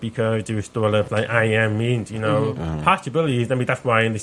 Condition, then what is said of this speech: Deafness. So a lot of people wonder, well, why you sound so different?